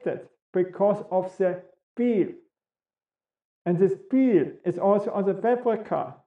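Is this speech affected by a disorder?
No.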